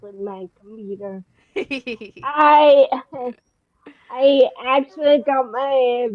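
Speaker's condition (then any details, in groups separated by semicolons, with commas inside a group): Friedreich's ataxia; progressive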